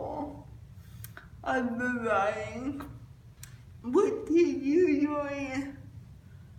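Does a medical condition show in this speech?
Yes: cerebral palsy.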